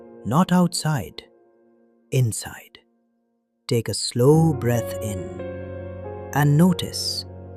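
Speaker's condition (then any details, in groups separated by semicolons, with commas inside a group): No condition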